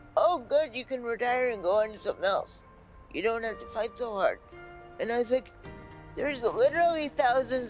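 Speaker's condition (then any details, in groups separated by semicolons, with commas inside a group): Spastic quadriplegic cerebral palsy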